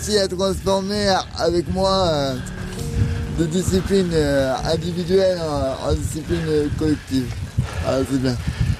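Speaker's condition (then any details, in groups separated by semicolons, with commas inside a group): Cerebral palsy; cerebral palsy from extreme prematurity, born at 6 months, twin pregnancy, neuromotor brain cells damaged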